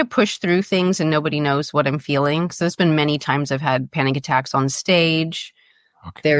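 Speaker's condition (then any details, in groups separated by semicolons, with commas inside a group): No condition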